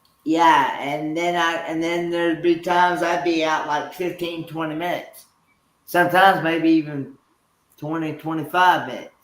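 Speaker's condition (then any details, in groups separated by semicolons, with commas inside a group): Cerebral palsy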